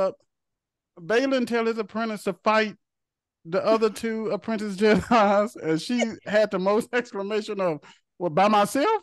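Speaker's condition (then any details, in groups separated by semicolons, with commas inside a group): No condition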